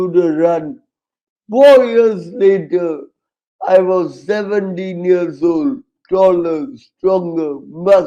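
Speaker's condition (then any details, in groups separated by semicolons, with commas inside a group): Cerebral palsy, severe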